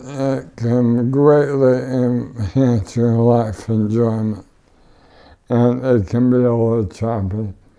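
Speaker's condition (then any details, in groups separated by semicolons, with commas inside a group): ALS; voice changed, speaks through synthesized banked voice on device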